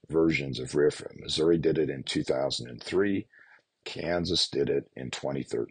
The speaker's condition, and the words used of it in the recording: No condition.